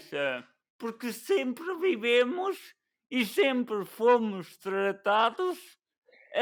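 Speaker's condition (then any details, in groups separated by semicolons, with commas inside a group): Cerebral palsy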